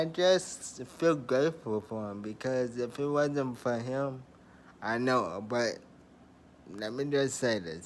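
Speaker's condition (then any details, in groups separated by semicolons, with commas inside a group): Traumatic brain injury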